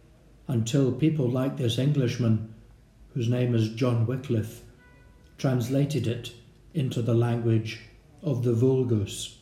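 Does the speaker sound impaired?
No.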